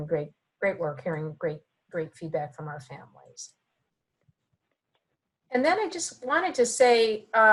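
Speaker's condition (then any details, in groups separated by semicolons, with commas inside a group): No condition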